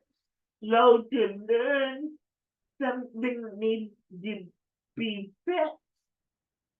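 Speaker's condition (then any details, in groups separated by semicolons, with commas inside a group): Cerebral palsy; affects speech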